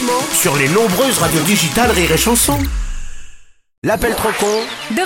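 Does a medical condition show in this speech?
No.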